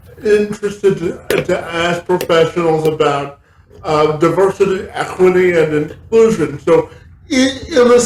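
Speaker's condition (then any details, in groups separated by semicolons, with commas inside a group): Cerebral palsy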